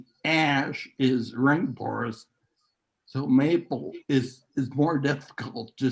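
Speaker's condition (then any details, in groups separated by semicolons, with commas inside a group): Neurological disease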